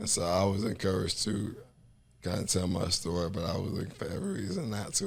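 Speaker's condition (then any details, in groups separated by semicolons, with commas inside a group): ALS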